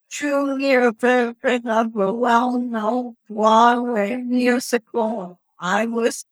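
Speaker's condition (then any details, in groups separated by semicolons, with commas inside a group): Cerebral palsy; born premature at about 3 pounds, wheelchair user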